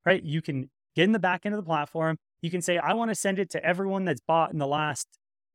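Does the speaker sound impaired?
No.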